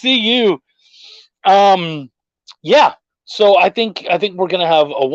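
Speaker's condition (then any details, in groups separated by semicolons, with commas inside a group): No condition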